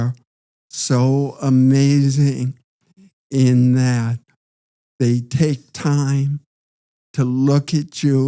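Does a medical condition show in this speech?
Yes: Parkinson's disease.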